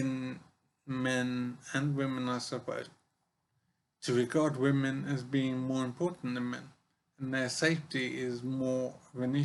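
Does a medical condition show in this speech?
Yes: brain injury; severe.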